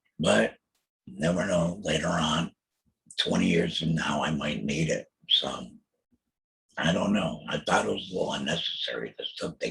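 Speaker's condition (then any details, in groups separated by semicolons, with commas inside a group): Total laryngectomy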